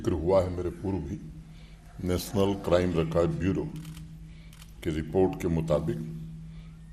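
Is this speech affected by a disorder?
No.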